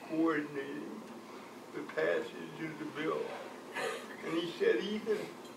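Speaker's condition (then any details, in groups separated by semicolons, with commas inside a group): Cerebral palsy; from birth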